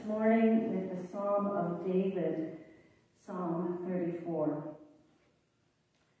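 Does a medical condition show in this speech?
No.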